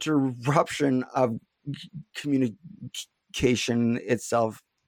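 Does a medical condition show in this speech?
Yes: stuttering; not stuttering much at time of recording; here blocks.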